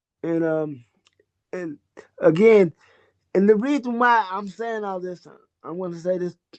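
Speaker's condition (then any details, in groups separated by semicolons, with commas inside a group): Cerebral palsy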